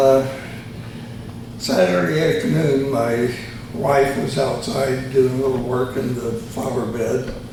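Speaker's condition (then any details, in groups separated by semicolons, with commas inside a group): Tongue cancer surgery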